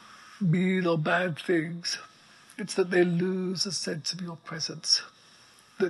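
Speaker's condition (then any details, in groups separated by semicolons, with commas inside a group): ALS; writes by dictation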